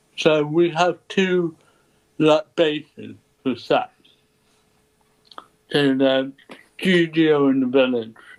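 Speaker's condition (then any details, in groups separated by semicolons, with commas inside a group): Cerebral palsy; ataxic type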